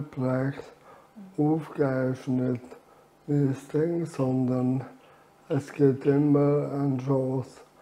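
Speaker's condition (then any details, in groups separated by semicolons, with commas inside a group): Amyotrophic lateral sclerosis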